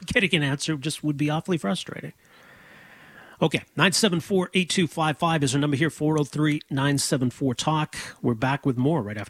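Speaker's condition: No condition

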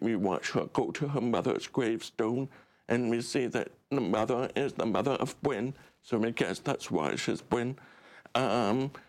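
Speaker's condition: Deaf; relies on subtitles

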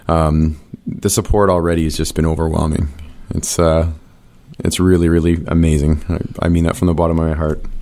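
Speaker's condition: No condition

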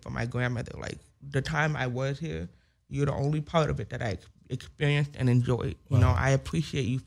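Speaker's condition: Hearing loss with speech impediment; can hear

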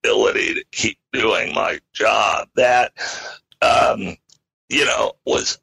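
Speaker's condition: Spasmodic dysphonia; at onset trouble speaking

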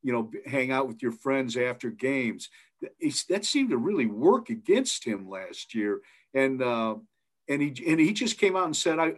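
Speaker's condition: No condition

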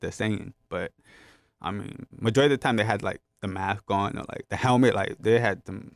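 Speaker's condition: Profound hearing loss, acquired, gentamicin-induced

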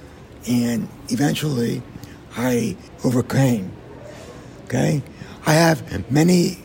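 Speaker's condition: Vocal cord damage; bullet went through speech area, no speech two months, speech and language returned

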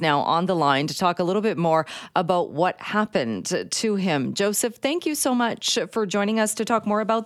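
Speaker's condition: No condition

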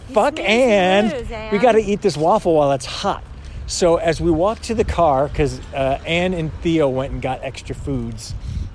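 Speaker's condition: No condition

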